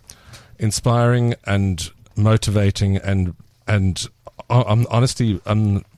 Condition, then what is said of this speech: Stuttering. Let me just say that without your stutter, the interview would already have been finished by now.